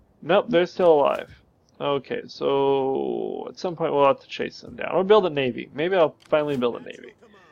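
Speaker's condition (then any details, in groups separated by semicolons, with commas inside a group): No condition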